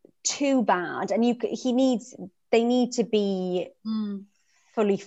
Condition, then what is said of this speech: Stuttering. I spent my life in theatre hoping to make it as an actor, but I have a stammer, so the audition process becomes pretty freaking brutal with a stammer.